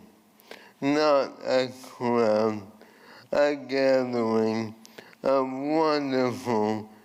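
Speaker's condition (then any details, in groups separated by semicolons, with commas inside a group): ALS; voice changed from earlier resonant voice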